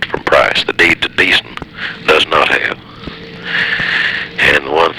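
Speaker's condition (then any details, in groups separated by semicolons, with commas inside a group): No condition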